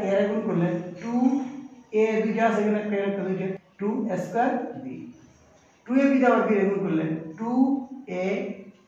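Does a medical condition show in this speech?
No.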